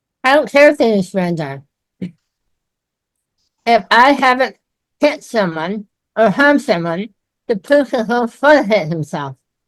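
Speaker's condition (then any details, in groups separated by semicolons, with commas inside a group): Myasthenia gravis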